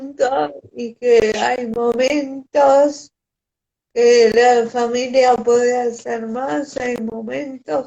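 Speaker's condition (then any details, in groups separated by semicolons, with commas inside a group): Cerebral palsy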